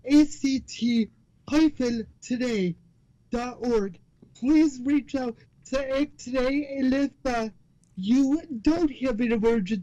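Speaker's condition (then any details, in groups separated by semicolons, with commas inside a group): Cerebral palsy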